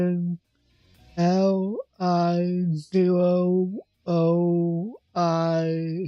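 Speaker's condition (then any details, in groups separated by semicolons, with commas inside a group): Cerebral palsy; affects voice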